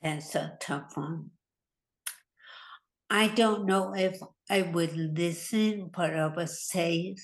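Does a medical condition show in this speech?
Yes: hemorrhagic stroke; trouble putting thoughts into language, brain works faster than tongue, hard getting words out quickly.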